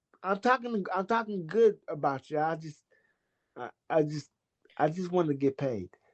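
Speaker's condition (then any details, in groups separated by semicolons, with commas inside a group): Cerebral palsy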